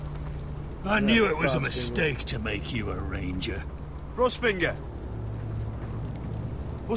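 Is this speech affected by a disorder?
No.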